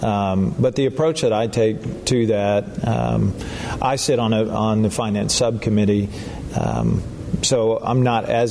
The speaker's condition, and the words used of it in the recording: No condition.